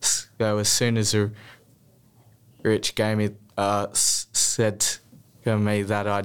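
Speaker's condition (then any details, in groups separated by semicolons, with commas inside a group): Stutter; childhood stutter, therapy grades 1-4, smooth speech at Box Hill Clinic 2 years from 14-15; prolonged sounds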